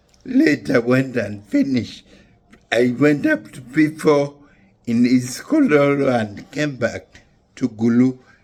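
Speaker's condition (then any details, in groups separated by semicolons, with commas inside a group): Neurological disease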